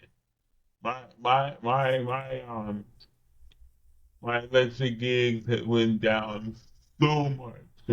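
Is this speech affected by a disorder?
Yes: cerebral palsy.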